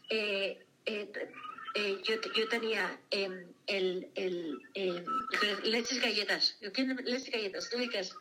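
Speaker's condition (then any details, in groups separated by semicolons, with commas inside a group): Aphasia after stroke; aphasia caused by stroke, husband Carlos recognised it and called emergency, rapid treatment, hands unaffected, cannot write; music helps speech, aphasia choir, home music sessions, theatre and reading workshops with aphasia; difficulty finding names of things, expression sometimes hard, cannot speak as wished, worse at night when tired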